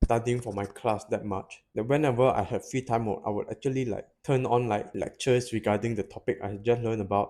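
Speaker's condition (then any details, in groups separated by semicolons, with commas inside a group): No condition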